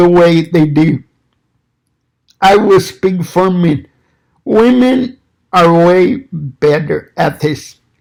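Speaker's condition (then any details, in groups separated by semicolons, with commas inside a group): Cerebral palsy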